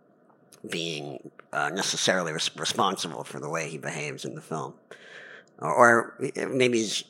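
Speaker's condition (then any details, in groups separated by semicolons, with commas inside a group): Cleft palate; lifelong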